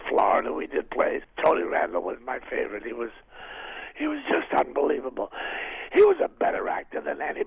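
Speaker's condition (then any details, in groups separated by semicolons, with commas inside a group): Throat cancer, vocal cord removed, partial laryngectomy, right vocal cord removed; now a stump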